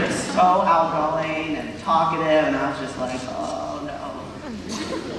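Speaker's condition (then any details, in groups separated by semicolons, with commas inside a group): No condition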